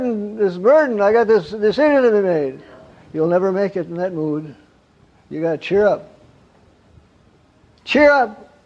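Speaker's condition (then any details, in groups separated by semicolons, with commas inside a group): Parkinson's; gets up around 3 am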